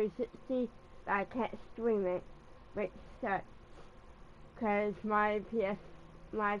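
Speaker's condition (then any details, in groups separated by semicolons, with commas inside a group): Cerebral palsy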